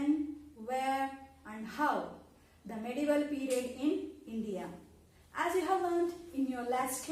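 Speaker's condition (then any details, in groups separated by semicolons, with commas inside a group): No condition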